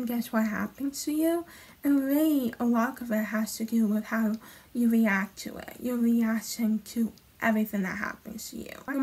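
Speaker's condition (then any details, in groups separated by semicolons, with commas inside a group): Hemiplegic cerebral palsy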